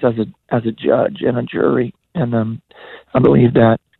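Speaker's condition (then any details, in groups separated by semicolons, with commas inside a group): Voice disorder; progressive voice disorder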